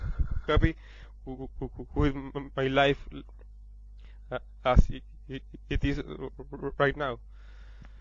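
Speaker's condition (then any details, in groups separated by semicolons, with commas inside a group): Covert stuttering; native Spanish speaker speaking English for first time; past therapy and speech lesson with little improvement, days off for therapy, motivated for psychotherapy; demonstrates metronome technique, untested in spontaneous conversation, dislikes own voice tone; blocks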